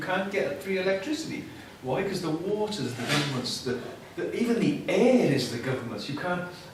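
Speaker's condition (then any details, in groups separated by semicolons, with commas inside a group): No condition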